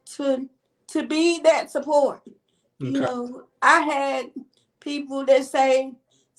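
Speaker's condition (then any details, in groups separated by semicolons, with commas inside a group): Cerebral palsy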